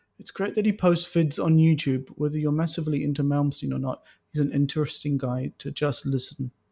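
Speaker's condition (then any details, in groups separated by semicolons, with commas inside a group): No condition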